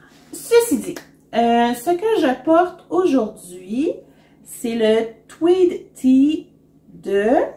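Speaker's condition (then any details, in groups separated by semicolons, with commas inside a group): No condition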